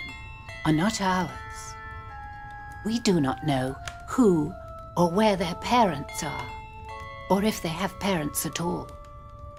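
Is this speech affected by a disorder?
No.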